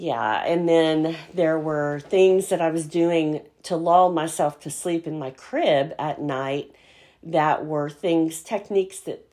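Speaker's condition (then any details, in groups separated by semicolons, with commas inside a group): Cleft palate; congenital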